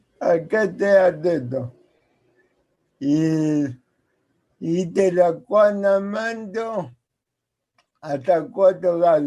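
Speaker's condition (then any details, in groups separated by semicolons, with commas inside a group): Cerebral palsy; speaks as if with potato in mouth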